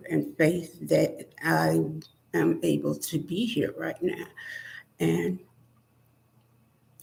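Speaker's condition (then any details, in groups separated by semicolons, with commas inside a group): Spinal neurosarcoidosis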